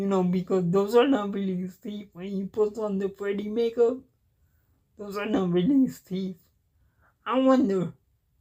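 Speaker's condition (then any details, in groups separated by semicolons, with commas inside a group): Cerebral palsy; cannot walk, uses wheelchair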